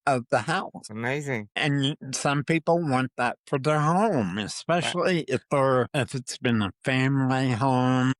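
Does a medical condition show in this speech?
Yes: Parkinson's disease.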